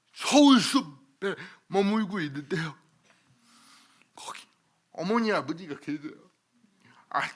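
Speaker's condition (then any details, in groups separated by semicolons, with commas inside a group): Cerebral palsy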